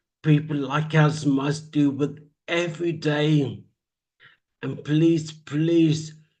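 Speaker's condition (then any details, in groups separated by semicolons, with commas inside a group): Traumatic brain injury; speech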